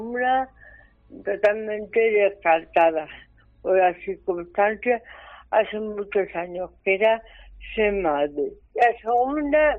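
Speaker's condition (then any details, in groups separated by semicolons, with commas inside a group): Cerebral palsy; cerebral palsy from birth, oxygen loss after midwife abandonment, hospital Virgen de la Salud Toledo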